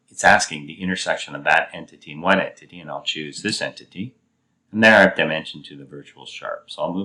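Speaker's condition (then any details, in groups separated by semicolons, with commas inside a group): No condition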